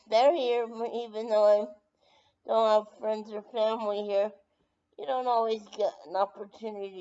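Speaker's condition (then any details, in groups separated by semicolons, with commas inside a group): Brain injury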